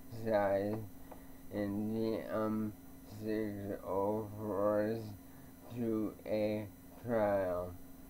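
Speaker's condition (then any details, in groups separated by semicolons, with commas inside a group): ALS; bulbar onset, tongue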